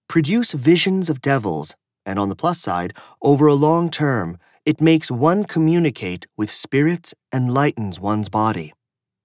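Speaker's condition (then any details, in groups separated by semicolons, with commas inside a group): No condition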